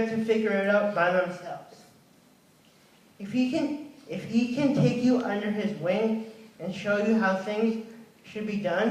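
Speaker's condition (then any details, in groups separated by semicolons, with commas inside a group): Cerebral palsy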